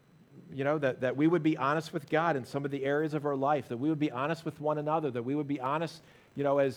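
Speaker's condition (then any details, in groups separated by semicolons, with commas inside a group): No condition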